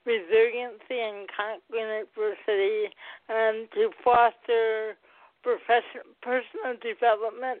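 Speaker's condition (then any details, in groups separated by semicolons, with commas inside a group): Cerebral palsy, mild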